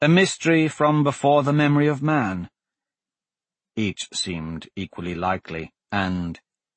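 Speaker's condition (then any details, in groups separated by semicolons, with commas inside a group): No condition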